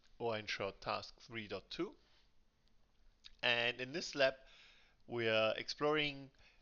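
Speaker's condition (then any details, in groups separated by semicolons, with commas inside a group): No condition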